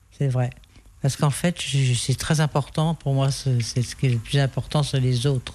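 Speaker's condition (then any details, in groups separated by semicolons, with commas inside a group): Parkinson's disease; noticed through trouble cycling on Île de Ré, can no longer ride a bike, uses wheelchair; no tremor during interview, on medication; rate sometimes slightly slowed, possibly from medication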